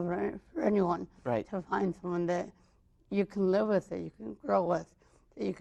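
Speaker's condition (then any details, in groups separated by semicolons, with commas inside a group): Mild cerebral palsy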